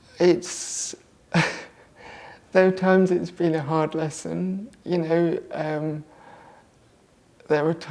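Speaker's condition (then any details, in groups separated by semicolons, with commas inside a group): Cerebral palsy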